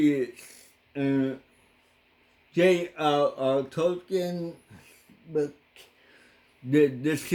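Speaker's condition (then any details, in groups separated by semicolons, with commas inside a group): Cerebral palsy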